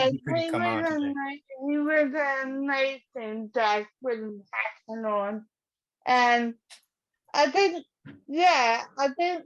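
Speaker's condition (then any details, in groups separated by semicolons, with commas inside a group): Cerebral palsy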